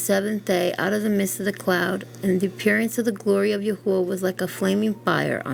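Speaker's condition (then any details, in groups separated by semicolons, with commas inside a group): No condition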